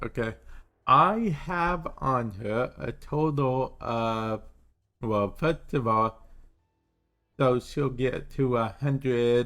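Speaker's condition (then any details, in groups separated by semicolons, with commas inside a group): Cerebral palsy; walking and speech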